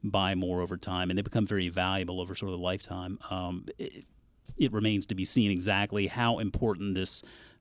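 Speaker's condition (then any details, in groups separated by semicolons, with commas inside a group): No condition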